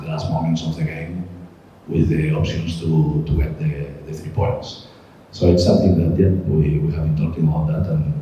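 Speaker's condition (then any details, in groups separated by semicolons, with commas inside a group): No condition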